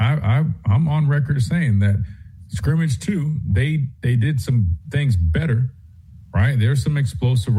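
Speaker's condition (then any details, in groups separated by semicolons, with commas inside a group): No condition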